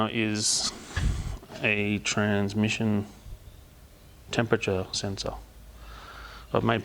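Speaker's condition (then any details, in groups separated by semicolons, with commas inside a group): No condition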